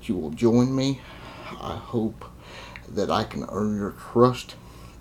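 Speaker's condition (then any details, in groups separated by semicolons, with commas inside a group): Cerebral palsy; confined to a wheelchair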